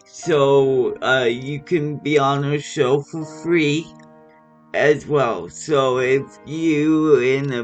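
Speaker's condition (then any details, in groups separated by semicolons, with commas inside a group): Cerebral palsy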